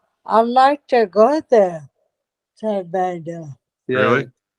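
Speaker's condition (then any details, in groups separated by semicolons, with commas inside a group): Multiple system atrophy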